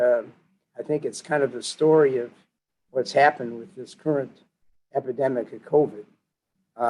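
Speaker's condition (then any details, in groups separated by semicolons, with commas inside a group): No condition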